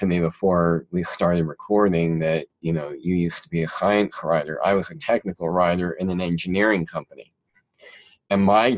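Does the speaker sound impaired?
Yes: cleft palate; present since childhood.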